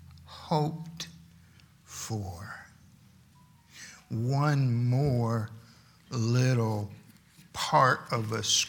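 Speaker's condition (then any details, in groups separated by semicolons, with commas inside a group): Stuttering; stuttering during sermon, deliberately slow speech; speaks slowly by necessity, stuttering can stop speech, takes slow breath, slightly changes voice; prolonged sounds, blocks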